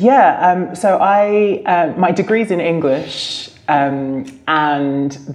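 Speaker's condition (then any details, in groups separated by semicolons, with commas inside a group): No condition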